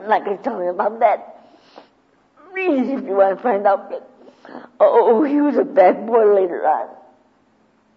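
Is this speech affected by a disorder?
Yes: cerebral palsy.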